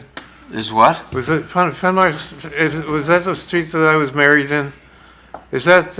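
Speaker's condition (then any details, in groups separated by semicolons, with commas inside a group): Parkinson's; severe, shaking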